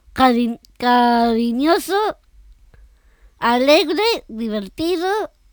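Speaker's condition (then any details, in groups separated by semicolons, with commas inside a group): Down syndrome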